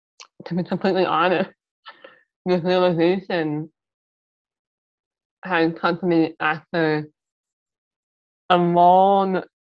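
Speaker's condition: Muscular dystrophy; mild speech impairment

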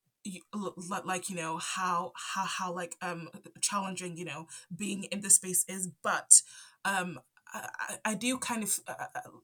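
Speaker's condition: Stutter; onset around age 5 after move from Zambia to UK, none before per parents, cause unknown; adult, ongoing stutter; stutters here and there, stutter affects talking, often stays quiet to avoid stuttering; repeated sounds, repeated words, prolonged sounds

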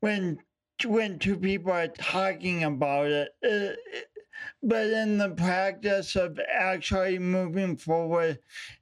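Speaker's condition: Speech impediment; affects voice

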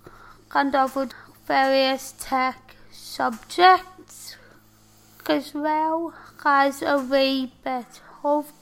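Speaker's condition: Tracheostomy and ventilator dependent

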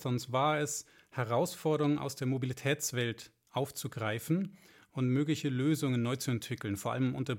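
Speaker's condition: No condition

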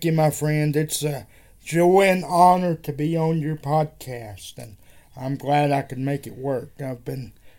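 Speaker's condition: Cerebral palsy; wheelchair user

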